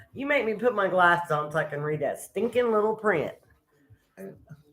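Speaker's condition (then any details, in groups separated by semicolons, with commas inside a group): No condition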